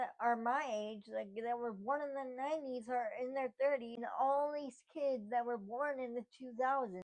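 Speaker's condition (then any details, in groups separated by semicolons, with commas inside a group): Cerebral palsy, spastic; from birth, muscle spasms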